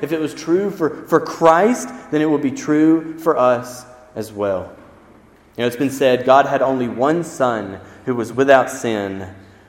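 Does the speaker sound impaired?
No.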